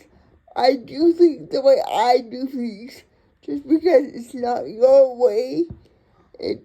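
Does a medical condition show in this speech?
Yes: cerebral palsy.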